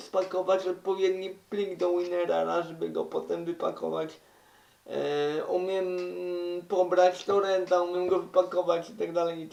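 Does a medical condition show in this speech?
Yes: cerebral palsy; uses wheelchair.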